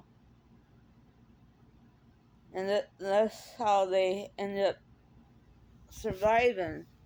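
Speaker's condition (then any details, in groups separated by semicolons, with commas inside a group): Cerebral palsy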